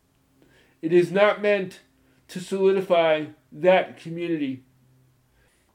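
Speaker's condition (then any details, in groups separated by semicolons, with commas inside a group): Spastic cerebral palsy, moderate; born 2 months premature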